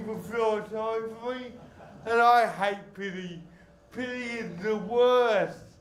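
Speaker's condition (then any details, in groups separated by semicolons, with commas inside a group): Cerebral palsy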